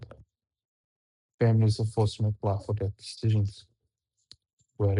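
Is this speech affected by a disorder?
No.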